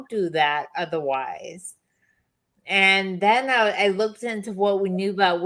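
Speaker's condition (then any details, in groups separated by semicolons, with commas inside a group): Chronic lyme disease; voice and speech unclear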